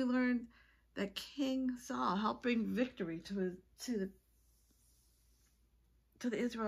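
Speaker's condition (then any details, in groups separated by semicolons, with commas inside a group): No condition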